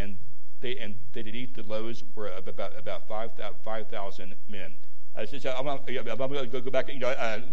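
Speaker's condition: Stuttering; stutter as usual way of talking, recent neck surgery; worse when unwell, mistaken for stroke by Life Squad paramedics; repeated sounds, repeated words

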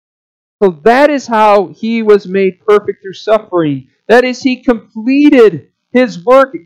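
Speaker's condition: No condition

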